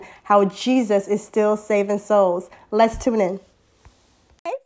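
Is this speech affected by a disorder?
No.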